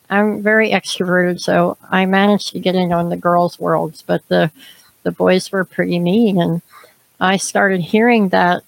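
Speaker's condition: Cleft palate, severe; feeding problems

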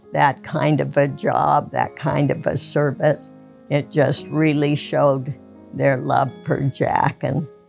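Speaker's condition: ALS; about 3 years since diagnosis

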